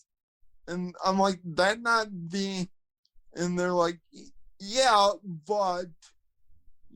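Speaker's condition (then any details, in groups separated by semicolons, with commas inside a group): Cerebral palsy, spastic quadriplegia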